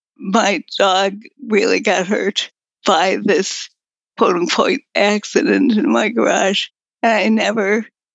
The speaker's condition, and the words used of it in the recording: Multiple sclerosis. With as my MS progressed, I had really difficult talking as well as I wanted to.